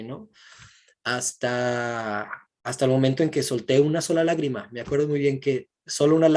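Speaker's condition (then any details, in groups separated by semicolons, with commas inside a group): No condition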